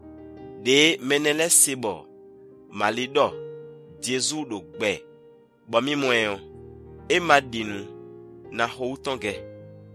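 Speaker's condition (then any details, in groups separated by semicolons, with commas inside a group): No condition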